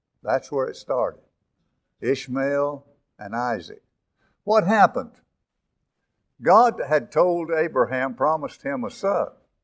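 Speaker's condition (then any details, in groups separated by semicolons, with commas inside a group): No condition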